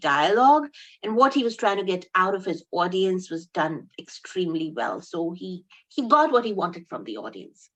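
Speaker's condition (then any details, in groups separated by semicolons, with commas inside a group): No condition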